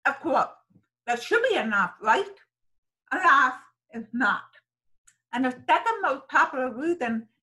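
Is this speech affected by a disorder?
Yes: deafness, sensorineural hearing loss; congenital profound sensorineural, damaged nerves, found 9 months, behind-ear aid at 10, adult cochlear implant; raised oral, about 10 years speech therapy, mainstreamed in public school.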